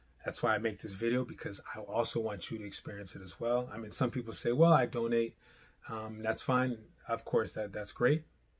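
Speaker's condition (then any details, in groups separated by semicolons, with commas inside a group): No condition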